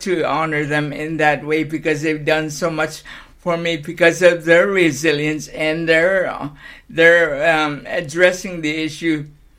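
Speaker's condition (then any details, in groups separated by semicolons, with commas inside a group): Cerebral palsy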